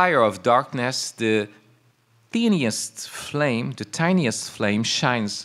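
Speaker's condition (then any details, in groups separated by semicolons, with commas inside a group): No condition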